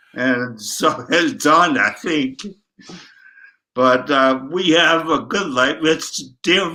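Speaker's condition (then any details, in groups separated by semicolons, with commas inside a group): Traumatic brain injury; AVM hemorrhage at 57, three brain surgeries, right side affected; ataxia right arm and leg, right leg weaker; tongue affected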